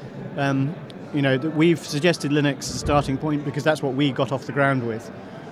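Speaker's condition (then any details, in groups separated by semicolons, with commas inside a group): No condition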